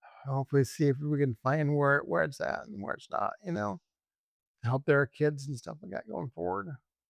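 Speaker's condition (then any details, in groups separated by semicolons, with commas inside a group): ALS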